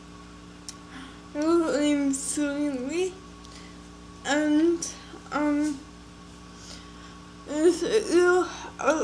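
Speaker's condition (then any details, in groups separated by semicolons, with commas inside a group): Cerebral palsy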